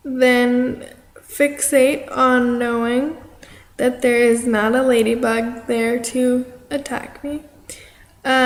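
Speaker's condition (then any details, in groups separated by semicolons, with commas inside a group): Cerebral palsy; affects arm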